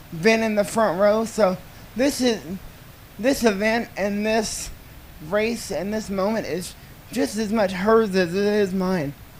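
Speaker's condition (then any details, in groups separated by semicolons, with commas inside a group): Cerebral palsy; lifelong wheelchair user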